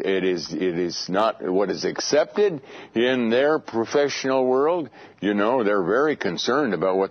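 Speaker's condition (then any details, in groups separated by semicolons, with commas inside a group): No condition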